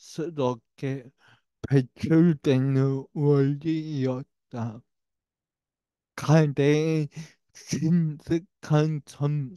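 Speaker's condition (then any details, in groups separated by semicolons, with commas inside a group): Brain lesion disability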